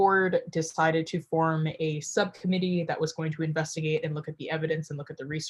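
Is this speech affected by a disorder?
No.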